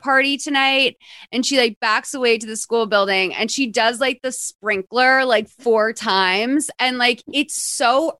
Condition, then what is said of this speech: No condition.